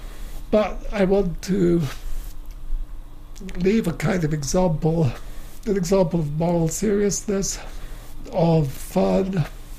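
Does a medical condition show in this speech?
Yes: motor neuron disease; wheelchair user, breathing tube, phlegm cleared from throat, assistant and computer needed; no tracheotomy, refuses tracheotomy revival since it would end speech; still able to speak, lack of breath, swallowing easily goes the wrong way.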